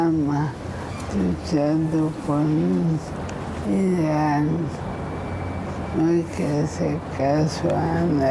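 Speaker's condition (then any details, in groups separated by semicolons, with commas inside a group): ALS; practically unable to speak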